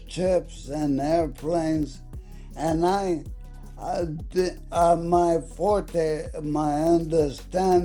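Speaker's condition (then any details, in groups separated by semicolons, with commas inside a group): ALS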